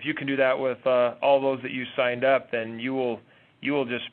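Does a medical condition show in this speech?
No.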